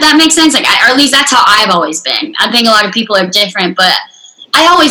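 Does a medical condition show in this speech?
Yes: unilateral cleft lip and palate; severe, congenital.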